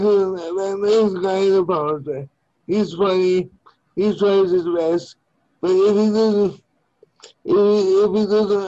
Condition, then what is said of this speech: Cerebral palsy. For me, I can't walk, and I have a slave to be speech impairment, and affect my limbs